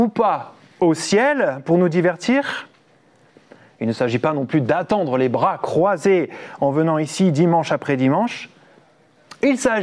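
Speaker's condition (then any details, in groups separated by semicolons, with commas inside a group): No condition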